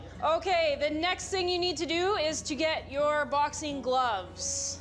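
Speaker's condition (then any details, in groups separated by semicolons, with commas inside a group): No condition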